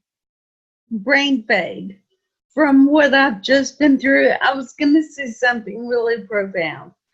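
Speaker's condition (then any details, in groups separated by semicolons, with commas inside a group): Friedreich's ataxia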